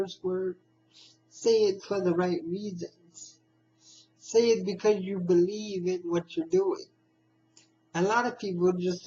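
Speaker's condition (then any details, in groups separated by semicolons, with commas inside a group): Spastic cerebral palsy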